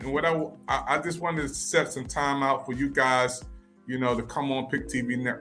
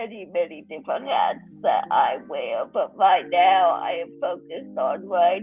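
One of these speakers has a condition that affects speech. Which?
The second: cerebral palsy.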